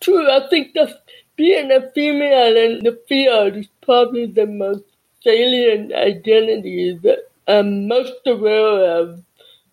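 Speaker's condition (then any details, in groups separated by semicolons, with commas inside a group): Deafness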